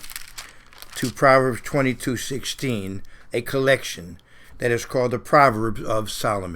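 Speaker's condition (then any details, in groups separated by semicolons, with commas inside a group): No condition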